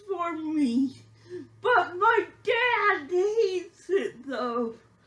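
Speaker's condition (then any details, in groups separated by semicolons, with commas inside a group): Cerebral palsy; shaky speech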